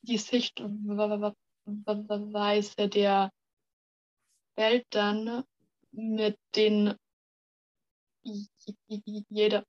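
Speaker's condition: Stuttering; stuttering since kindergarten age, many logopedists and speech therapists, stuttering therapy groups with other stutterers; part-word and word repetitions, we wegzulaufen; repeated sounds, prolonged sounds, blocks

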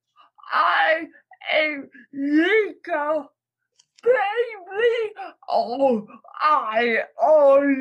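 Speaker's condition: Cerebral palsy; present from birth; words may be hard to catch, written answers read aloud by Lily Cannon, also speaks in in-person interview

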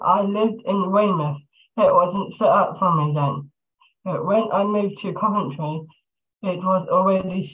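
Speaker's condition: Down syndrome

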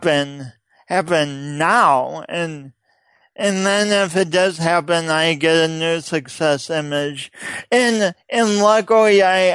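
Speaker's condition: Speech impediment; speaks on major stages, coaches others to speak

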